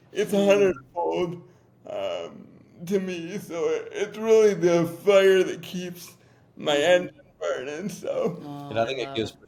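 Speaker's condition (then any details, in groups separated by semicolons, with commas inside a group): Cerebral palsy; difficult to talk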